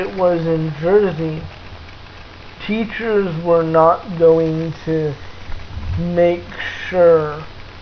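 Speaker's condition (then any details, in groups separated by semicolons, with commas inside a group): Cerebral palsy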